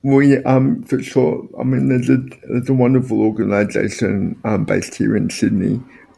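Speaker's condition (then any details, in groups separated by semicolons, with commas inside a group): Spastic quadriplegic cerebral palsy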